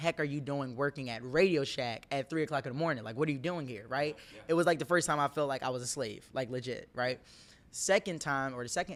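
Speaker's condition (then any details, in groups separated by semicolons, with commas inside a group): No condition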